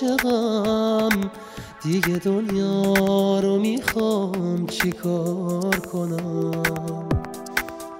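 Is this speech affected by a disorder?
No.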